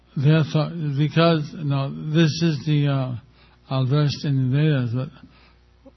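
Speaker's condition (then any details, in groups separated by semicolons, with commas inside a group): Stroke with facial paralysis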